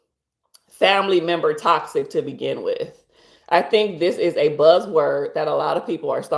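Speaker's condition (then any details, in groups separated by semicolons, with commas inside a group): No condition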